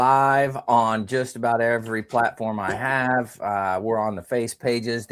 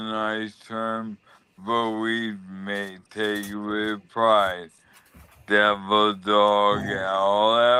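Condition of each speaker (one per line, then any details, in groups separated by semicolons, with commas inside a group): No condition
ALS; one leg affected, leg brace; no control of that leg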